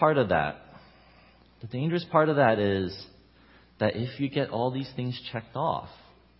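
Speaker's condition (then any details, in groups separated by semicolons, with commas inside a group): No condition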